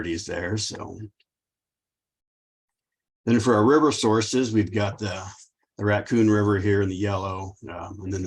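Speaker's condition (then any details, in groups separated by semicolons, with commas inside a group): No condition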